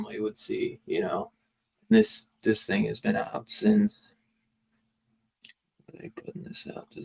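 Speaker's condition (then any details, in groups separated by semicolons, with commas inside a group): No condition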